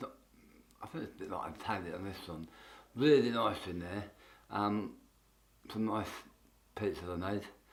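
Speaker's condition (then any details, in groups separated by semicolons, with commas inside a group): Tongue cancer; half tongue removed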